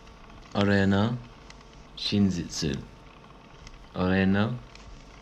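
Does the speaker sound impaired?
No.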